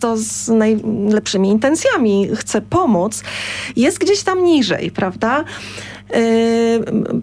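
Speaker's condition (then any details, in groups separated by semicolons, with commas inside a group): No condition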